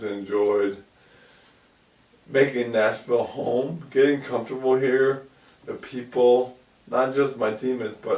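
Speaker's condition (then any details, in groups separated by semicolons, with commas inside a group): ALS; about 2 years since onset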